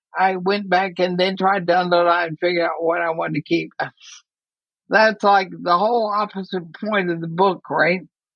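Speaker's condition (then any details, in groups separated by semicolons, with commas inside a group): ALS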